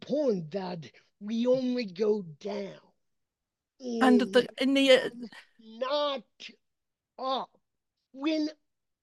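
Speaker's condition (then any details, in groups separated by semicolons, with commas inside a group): Cerebral palsy, mild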